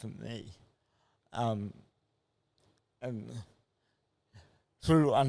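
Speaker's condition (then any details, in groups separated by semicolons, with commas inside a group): Cerebral palsy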